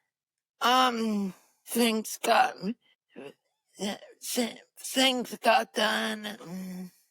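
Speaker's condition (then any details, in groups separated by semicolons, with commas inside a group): Cerebral palsy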